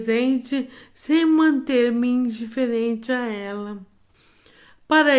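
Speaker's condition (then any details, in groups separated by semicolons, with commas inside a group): Amyotrophic lateral sclerosis; difficulty speaking, difficulty containing emotions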